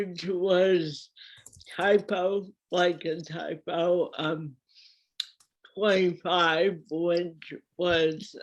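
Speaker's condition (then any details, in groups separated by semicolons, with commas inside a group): Cerebral palsy; mild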